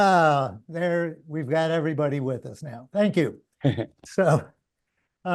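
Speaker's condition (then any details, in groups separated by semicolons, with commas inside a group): No condition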